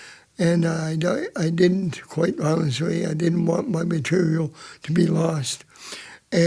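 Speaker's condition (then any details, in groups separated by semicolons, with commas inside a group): Cerebral palsy; present from birth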